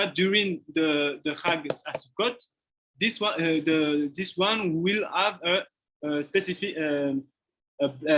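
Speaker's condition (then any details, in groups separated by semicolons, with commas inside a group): No condition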